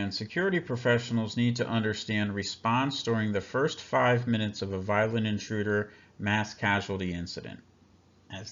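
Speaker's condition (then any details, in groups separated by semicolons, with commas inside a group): No condition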